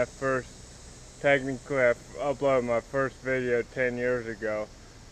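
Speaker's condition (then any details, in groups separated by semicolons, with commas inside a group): Cerebral palsy; spastic, affects walking and legs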